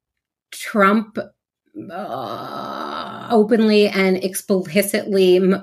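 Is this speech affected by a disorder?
Yes: stuttering; variable stuttering, formerly preoccupied with which words would be easier to say, helped by stuttering community; amount of stuttering, feeling stuck and physical tension fluctuate, stutters openly; here blocks.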